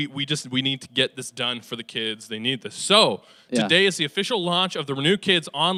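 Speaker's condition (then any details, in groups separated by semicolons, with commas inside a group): No condition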